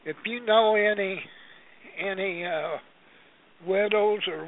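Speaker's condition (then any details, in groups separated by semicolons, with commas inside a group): Parkinson's disease; tremor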